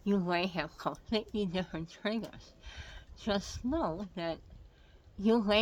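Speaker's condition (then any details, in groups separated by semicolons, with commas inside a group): Head and neck cancer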